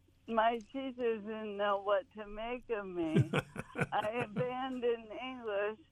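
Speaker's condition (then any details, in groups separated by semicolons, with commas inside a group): ALS; terminal, symptoms from early 2023, diagnosed after at least six months, walking distance steadily declining; vibrating neurons in head, no longer writing poems or revising; great difficulty speaking, speech garbled, still talking and swallowing food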